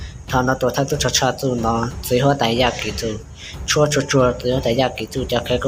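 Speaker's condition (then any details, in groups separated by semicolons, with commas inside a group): No condition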